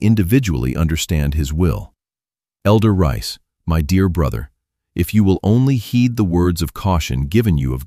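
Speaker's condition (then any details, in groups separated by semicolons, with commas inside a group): No condition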